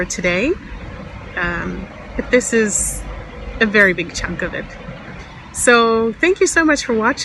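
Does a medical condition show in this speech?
No.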